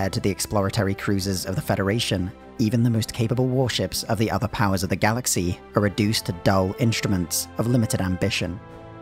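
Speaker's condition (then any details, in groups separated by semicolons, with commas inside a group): No condition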